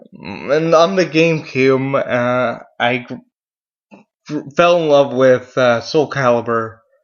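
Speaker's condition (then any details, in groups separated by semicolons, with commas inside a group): Cerebral palsy; mild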